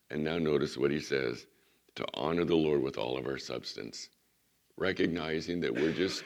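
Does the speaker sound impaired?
Yes: vocal cord surgery recovery; recovering from vocal cord surgery, resting voice, recent cold and coughing set recovery back; voice not ready for full message, doctor limits teaching to 10-15 minutes.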